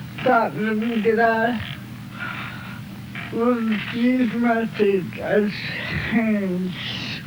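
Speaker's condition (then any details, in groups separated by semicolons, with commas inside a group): Cerebral palsy; halting voice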